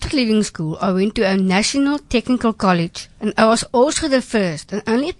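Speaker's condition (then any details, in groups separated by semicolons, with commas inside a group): Down syndrome, trisomy 21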